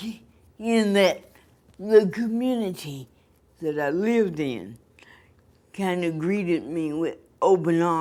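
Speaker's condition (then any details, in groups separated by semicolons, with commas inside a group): Cerebral palsy; cerebral palsy, from birth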